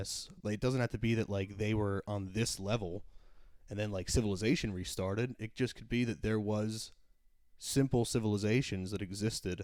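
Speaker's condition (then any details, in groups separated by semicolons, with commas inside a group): No condition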